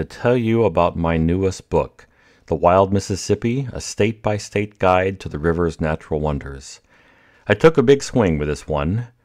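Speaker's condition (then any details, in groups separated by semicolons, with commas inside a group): No condition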